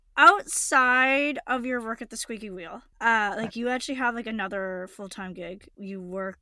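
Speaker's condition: No condition

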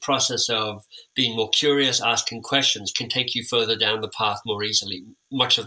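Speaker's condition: Cleft lip and palate; orthodontic treatment

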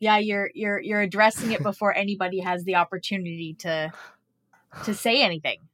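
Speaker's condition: No condition

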